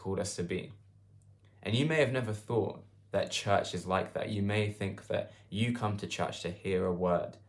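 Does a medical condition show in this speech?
No.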